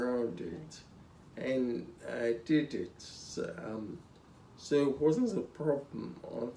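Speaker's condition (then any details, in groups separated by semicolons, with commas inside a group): Spinocerebellar ataxia (sca7)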